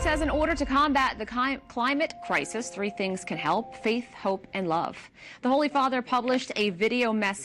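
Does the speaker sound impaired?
No.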